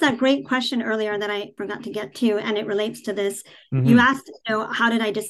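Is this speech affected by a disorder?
Yes: cleft palate, cleft palate without cleft lip.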